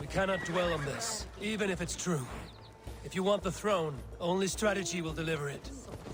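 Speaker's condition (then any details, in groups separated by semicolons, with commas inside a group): No condition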